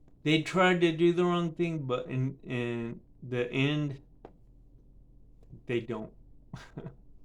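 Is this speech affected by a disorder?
Yes: cerebral palsy; affects speech and balance.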